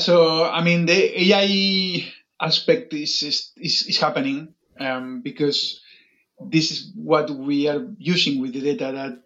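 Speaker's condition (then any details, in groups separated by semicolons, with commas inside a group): Stuttering; stuttering since age 5, chronic and lifelong, many speech and language therapists over the years; about 2 to 5 years of daily practice talking to 200 people, controlled stuttering technique; could not say own name properly until late 20s, now uses a trained speaking style; repeated sounds, prolonged sounds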